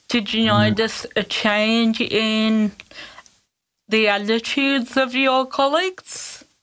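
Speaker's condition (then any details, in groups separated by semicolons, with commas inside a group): Cerebral palsy; cerebral palsy since birth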